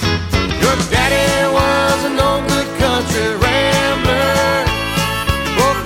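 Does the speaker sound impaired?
No.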